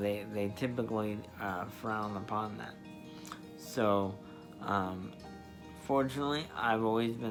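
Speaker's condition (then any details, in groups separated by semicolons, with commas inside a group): Spastic diplegia cerebral palsy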